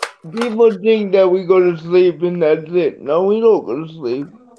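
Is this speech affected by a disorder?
Yes: cerebral palsy.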